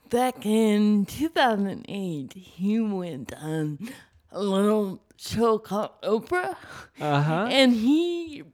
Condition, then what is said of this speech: Cerebral palsy. Your voice is different from what most people are going to expect on Live on Purpose Radio.